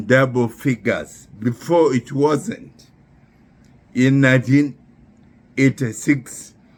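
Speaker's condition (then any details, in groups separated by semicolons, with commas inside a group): Neurological disease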